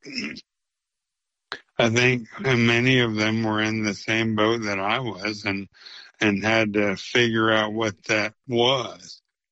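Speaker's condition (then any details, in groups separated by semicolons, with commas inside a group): ALS; ALS (motor neuron disease), diagnosed nearly three years earlier; slower progression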